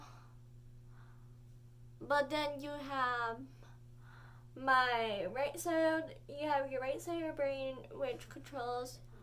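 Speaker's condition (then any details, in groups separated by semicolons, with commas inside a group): Cerebral palsy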